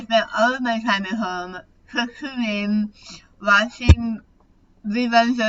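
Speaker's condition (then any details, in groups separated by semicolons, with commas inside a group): Tongue cancer surgery; over half of tongue removed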